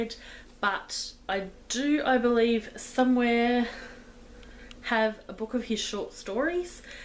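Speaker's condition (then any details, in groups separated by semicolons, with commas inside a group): No condition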